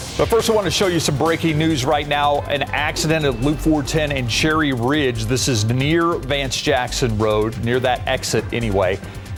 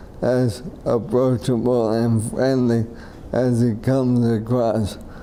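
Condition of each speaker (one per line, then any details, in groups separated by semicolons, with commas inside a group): No condition
ALS; onset left hand weakness, then right hand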